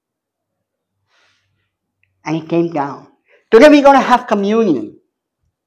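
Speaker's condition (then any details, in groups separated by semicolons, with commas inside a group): Cleft palate; congenital cleft palate, survival uncertain at birth; major speech impediments since childhood, still present, speaks two or three languages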